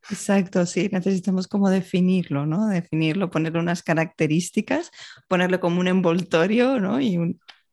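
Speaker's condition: No condition

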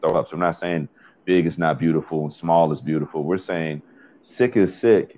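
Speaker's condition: No condition

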